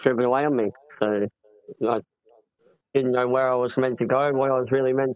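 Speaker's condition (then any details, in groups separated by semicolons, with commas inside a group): Cleft palate; congenital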